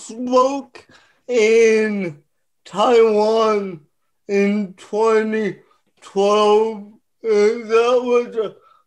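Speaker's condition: Cerebral palsy; childhood physical therapy

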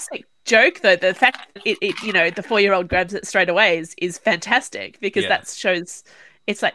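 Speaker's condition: No condition

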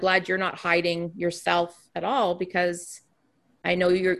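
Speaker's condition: No condition

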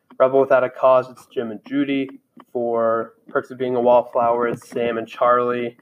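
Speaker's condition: No condition

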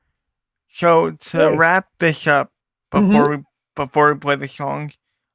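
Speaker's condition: Cerebral palsy, spastic quadriplegia

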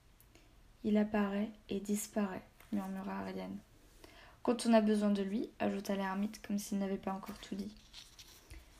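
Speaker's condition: No condition

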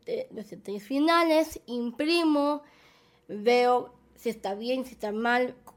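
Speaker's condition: Down syndrome; present from birth

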